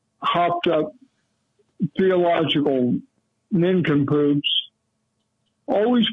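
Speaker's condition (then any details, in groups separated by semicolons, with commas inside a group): Cerebral palsy; lifelong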